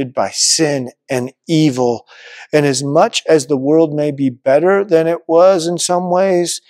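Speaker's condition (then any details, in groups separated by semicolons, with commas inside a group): No condition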